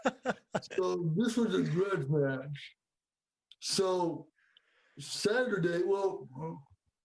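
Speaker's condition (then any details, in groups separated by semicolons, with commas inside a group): Cerebral palsy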